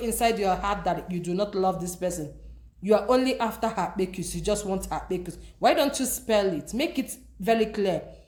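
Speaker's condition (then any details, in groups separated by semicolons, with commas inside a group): No condition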